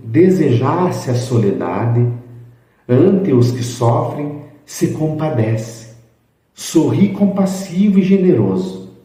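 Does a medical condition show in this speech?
No.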